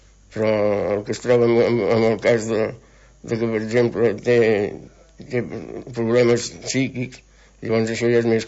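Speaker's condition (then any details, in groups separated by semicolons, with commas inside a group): Parkinson's disease; diagnosed about 12 years ago, dopamine loss affecting motor function; weekly supervised table tennis program, Cert Tenis Taula with Àrea Bàsica de Salut de l'Escala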